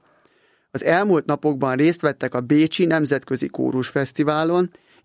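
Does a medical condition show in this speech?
No.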